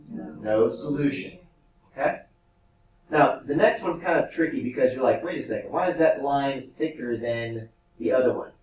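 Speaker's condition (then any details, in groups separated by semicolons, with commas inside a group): No condition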